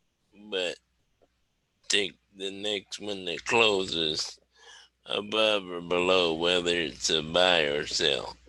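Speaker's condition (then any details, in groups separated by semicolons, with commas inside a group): Cerebral palsy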